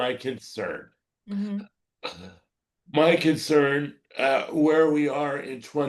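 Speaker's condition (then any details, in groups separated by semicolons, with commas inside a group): Cerebral palsy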